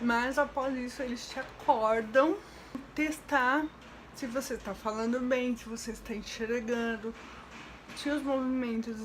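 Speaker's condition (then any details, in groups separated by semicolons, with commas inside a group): Cerebral palsy with dystonia; right hemiparesis with dystonia, oxygen lack after birth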